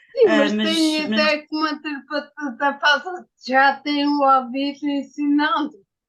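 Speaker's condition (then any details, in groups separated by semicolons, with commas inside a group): Ataxia; acquired, brain injury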